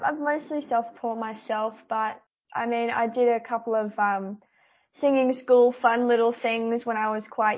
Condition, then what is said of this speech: Cleft palate. So I'm singing and I have the closure and I'm able to project with ease and I'm able to sing and have more control.